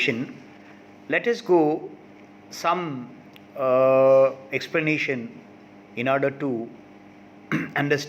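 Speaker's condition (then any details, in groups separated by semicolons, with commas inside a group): No condition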